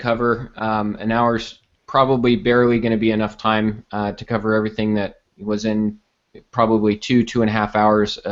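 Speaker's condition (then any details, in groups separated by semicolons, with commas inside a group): No condition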